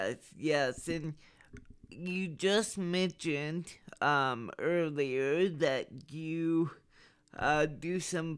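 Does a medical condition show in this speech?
Yes: cerebral palsy.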